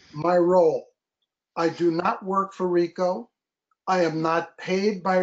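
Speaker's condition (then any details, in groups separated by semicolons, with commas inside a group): No condition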